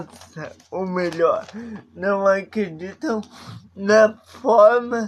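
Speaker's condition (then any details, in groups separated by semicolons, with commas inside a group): Paralysis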